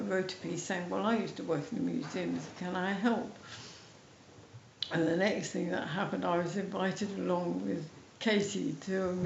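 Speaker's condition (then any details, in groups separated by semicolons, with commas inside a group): MND, mild; speech slightly affected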